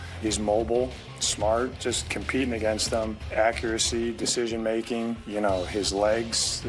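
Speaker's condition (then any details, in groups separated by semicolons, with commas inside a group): No condition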